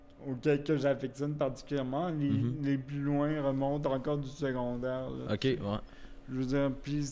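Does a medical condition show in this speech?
Yes: cerebral palsy; wheelchair use.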